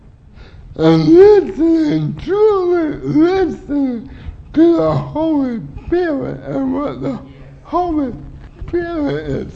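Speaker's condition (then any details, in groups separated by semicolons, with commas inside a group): Cerebral palsy; 15 minutes without breathing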